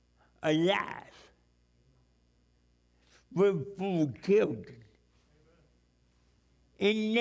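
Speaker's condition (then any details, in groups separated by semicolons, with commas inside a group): Cerebral palsy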